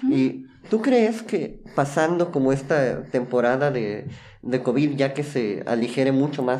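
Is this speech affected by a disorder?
Yes: cleft lip and palate; chili burns more than usual.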